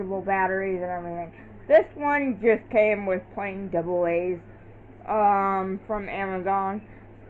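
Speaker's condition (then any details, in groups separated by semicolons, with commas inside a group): Cerebral palsy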